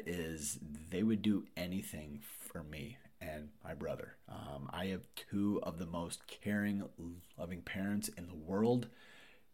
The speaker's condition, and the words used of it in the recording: Stuttering. So sometimes I'm fluent, sometimes things are easy, and sometimes I have really bad days and I struggle.